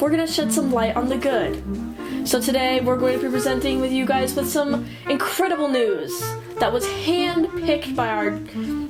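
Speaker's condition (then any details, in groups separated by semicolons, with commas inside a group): No condition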